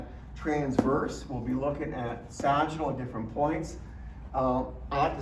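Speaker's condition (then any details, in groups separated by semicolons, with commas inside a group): No condition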